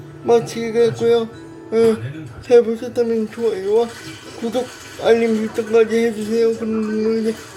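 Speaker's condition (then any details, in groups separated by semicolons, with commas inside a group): Brain lesion disability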